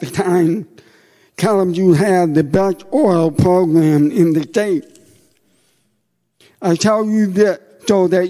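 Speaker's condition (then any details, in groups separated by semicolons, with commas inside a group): Deafness; comfortable speaking and using own voice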